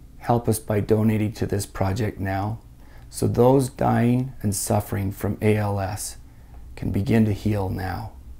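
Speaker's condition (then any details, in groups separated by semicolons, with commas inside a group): No condition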